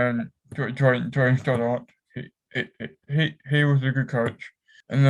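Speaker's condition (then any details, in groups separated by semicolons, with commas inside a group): Cerebral palsy; affects whole body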